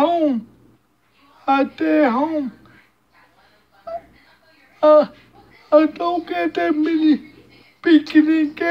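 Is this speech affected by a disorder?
Yes: cerebral palsy; speech hard to understand.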